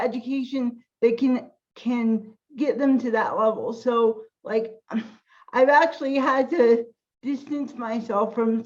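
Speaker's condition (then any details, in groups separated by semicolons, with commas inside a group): Cerebral palsy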